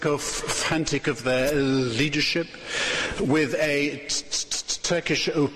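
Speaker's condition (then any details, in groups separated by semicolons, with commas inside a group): Stuttering; severe stuttering; face scrunches up while stuttering, very slow word output, repetitive guttural sounds, content otherwise erudite; prolonged sounds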